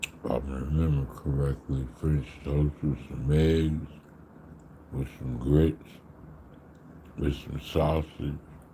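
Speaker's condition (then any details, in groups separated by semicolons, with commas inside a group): Slurred speech; still slurs words occasionally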